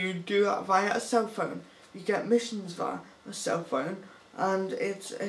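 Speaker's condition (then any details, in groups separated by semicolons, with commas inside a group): Cerebral palsy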